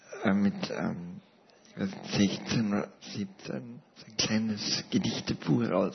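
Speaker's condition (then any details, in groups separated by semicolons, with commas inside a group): Paralysis with ventilator dependence; paralysis since seventh month of life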